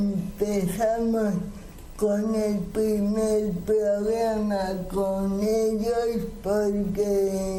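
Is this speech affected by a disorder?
Yes: cerebral palsy; speaks with difficulty.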